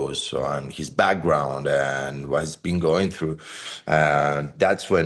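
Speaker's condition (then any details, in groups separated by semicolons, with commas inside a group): No condition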